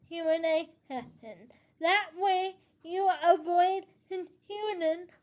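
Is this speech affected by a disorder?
Yes: cerebral palsy.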